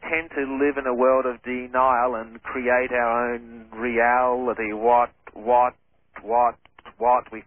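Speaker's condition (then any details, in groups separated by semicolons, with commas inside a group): Stutter; speech impediment; stuttering episodes distinct from ordinary everyday stutters and pauses; repeated words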